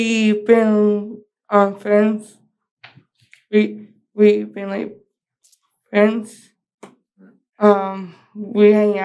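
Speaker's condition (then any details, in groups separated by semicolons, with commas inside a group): Cerebral palsy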